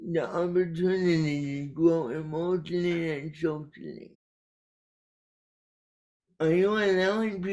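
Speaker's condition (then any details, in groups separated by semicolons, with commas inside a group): Cerebral palsy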